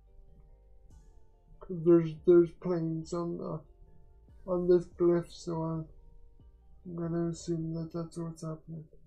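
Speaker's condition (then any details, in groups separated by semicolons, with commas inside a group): Quadriplegic cerebral palsy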